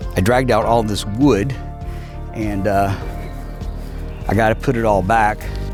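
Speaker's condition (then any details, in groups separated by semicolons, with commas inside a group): No condition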